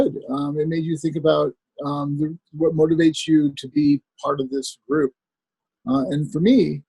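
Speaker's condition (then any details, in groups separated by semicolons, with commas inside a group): No condition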